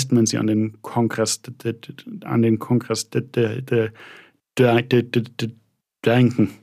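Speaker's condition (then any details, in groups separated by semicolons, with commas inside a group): Stuttering; lifelong stuttering since childhood, limited childhood therapy options in Mannheim, therapy sought toward Heidelberg; still stuttering in late twenties; frequent word and phrase repetitions, part-word repetitions, many fillers, audible stuttering while hosting; repeated sounds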